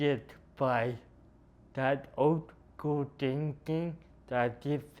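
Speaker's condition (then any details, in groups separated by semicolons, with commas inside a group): Cerebral palsy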